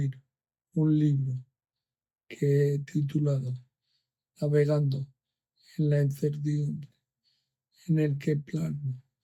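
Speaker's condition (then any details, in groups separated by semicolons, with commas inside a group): ALS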